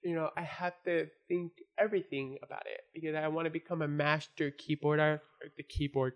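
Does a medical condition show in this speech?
Yes: born deaf, congenital; had to learn to speak and hear, hard, first full sentence at age five, English difficult.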